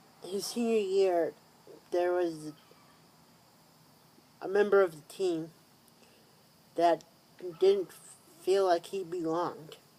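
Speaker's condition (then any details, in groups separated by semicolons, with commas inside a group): Cerebral palsy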